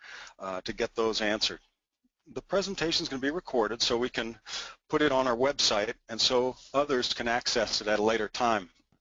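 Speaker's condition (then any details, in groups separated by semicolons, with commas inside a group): No condition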